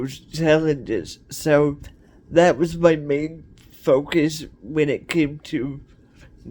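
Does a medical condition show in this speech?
Yes: cerebral palsy; cerebral palsy, wheelchair.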